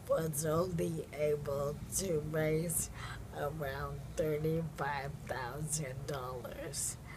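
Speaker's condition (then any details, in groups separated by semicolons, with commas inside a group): ALS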